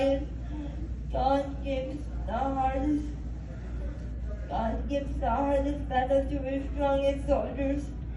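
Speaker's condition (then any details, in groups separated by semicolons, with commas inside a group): Cerebral palsy; wheelchair, daily anti-spasm medicine, physical therapy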